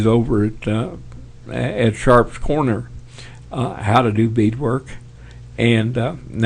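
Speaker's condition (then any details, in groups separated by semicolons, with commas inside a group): Parkinson's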